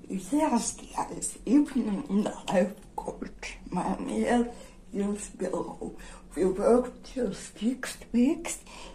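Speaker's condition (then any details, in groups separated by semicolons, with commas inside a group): Generalized dystonia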